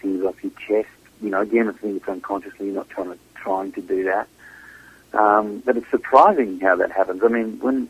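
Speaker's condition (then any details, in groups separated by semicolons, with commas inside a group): No condition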